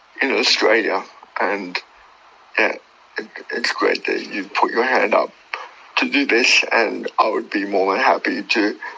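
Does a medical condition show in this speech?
Yes: cerebral palsy.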